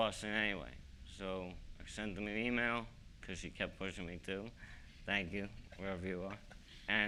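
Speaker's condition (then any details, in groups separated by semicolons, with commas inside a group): ALS; young-adult onset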